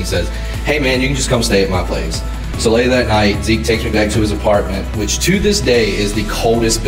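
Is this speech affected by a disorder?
No.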